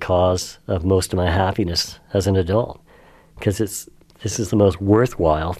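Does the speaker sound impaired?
Yes: cleft lip and palate; congenital, most severe case in British Columbia's history, childhood surgeries too many to count; does cartoon voices for part of living.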